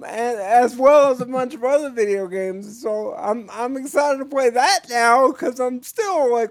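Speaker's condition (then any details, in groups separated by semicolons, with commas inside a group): Cerebral palsy; types with one finger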